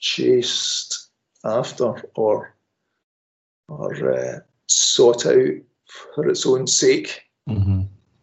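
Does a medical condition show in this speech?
Yes: stammer; restrictive through life until Maguire speech recovery program about 21 years ago; since Maguire program able to give public, after-dinner, wedding and funeral speeches; says currently pretty sloppy, not best example of Maguire program; here blocks.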